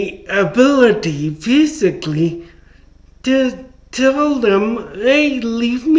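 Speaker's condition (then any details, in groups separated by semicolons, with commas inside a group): Traumatic brain injury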